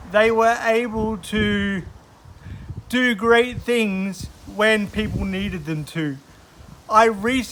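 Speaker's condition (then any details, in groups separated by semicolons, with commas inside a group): Cerebral palsy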